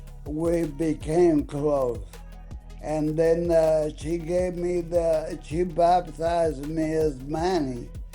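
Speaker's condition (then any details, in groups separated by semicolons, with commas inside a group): ALS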